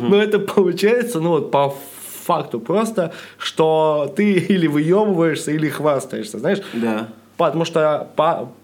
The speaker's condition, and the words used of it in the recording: Stuttering. Я сам бы вот с удовольствием бы просто изба- избавился, но не могу.